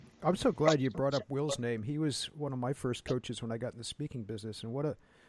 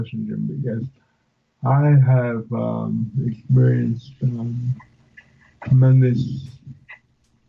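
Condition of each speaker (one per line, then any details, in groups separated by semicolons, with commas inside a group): No condition
Cerebral palsy; from birth, affects speech, arms, legs, limited hand use; frequent falls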